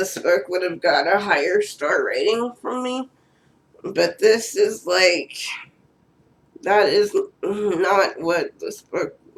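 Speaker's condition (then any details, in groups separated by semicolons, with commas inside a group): Cerebral palsy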